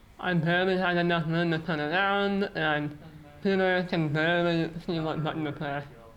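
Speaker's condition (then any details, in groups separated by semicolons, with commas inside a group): Muscular dystrophy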